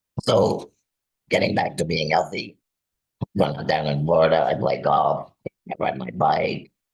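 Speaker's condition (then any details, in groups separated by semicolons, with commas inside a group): Laryngectomy; total laryngectomy and glossectomy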